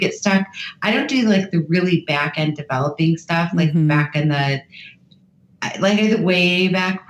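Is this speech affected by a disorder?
No.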